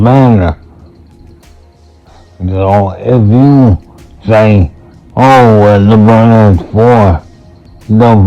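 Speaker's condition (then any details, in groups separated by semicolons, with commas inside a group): Multiple sclerosis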